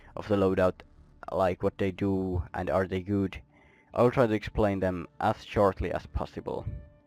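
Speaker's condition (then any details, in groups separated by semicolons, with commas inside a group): No condition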